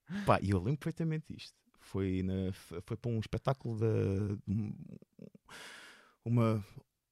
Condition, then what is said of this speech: Stuttering. Eu já tive atuações que eu não gaguejei uma única vez.